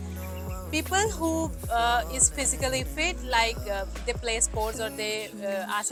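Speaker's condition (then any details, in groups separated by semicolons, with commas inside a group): No condition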